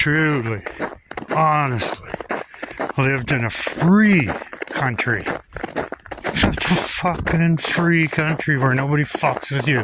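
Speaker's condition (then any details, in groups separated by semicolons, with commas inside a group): No condition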